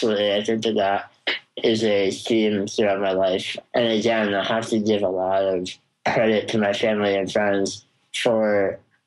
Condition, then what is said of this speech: Spinal muscular atrophy. To my jaw and my tongue, which obviously affects my ability to talk, which is why I may sound a little difficult to understand at times.